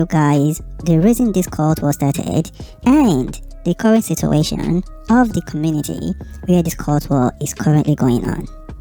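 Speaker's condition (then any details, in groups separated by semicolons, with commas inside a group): No condition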